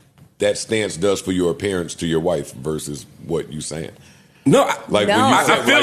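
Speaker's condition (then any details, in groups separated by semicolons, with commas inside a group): No condition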